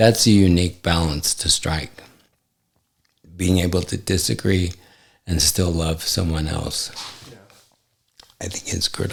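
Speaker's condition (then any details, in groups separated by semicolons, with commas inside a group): ALS; affects hand function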